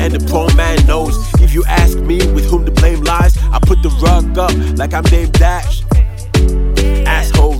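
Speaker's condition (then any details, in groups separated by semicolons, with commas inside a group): No condition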